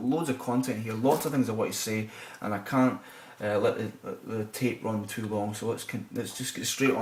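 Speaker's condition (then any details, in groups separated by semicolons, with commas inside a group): No condition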